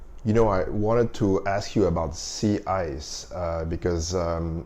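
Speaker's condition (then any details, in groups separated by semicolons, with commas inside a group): No condition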